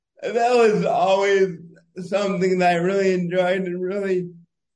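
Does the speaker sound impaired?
Yes: cerebral palsy; congenital, born prematurely at 29 weeks, diagnosed within weeks, brain-muscle disconnect, worse lower in body, walks with walker; age 29, intensive therapy eight hours daily at Conductive Learning Center, Grand Rapids, focuses posture, breathing, leg placement; disorder described as making talking difficult, expected at diagnosis to probably never talk.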